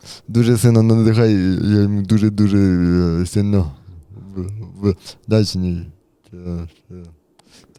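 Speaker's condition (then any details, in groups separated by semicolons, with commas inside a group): Cerebral palsy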